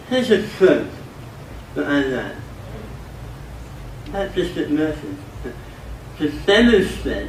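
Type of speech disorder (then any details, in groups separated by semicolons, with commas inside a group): Dysarthria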